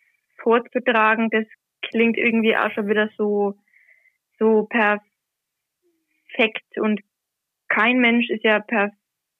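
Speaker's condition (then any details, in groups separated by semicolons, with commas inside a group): Stuttering; covert stuttering, noticed around age 10, hidden until age 21; no longer hiding stuttering, regularly reads gospel or epistle aloud as church lector; reading aloud not stutter-free, anticipates problem words, once hid by word switching and fillers, avoided t-words at school; repeated words, blocks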